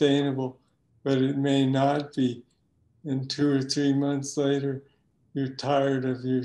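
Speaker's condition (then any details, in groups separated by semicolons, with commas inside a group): Parkinson's disease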